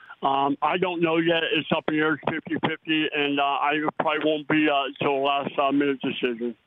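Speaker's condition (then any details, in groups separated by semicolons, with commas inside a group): Oral cancer; may be hard to understand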